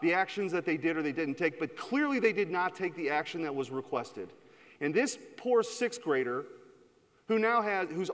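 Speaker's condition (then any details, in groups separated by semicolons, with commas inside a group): No condition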